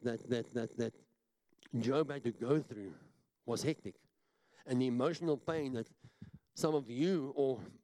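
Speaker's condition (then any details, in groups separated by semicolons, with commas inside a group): Cleft palate; talks funny, self-described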